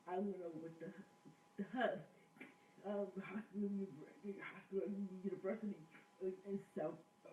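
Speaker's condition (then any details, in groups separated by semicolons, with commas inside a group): Cerebral palsy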